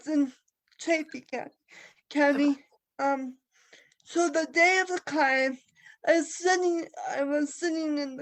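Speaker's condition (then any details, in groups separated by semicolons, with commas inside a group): Cerebral palsy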